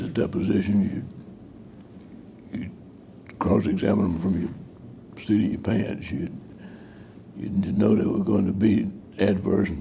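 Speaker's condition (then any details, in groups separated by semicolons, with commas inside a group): Parkinson's disease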